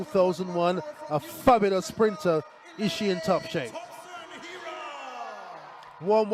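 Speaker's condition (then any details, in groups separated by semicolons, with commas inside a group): No condition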